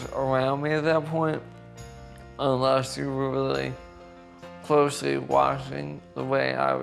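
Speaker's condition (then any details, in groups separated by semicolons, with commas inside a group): ALS; onset with upper body muscle spasms; about 18 months from first symptom to diagnosis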